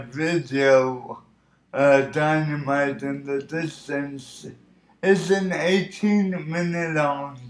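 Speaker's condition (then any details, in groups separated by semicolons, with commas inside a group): Cerebral palsy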